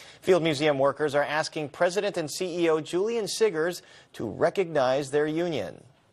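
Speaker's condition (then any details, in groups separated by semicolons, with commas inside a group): No condition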